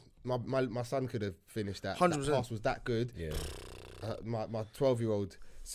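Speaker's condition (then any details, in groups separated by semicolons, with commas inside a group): No condition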